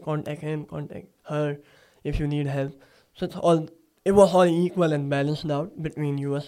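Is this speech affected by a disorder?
Yes: cleft palate; nose previously tilted.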